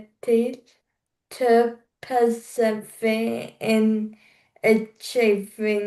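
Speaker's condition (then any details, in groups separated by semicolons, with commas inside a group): Cerebral palsy; affects mobility, walks with cane walker, wheelchair for long distances; slower speaking pace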